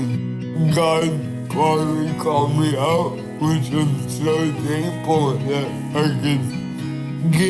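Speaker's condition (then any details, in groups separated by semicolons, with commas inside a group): Cerebral palsy; from birth; diagnosed around age 14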